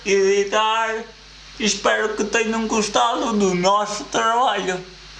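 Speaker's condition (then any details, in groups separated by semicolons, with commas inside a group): Cerebral palsy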